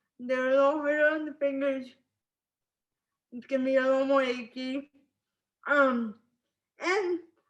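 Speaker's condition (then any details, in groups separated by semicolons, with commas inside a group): Spastic cerebral palsy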